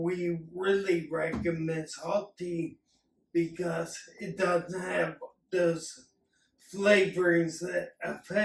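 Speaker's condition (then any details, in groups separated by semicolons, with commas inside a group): Acquired and hereditary ataxia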